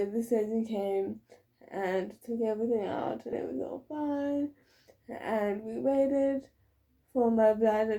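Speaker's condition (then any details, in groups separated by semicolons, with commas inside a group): Cerebral palsy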